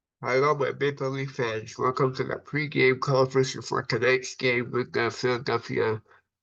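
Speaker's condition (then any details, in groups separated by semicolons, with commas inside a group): Cerebral palsy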